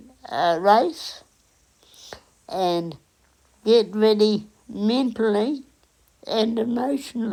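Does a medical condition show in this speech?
Yes: cerebral palsy; onset at 8 days old.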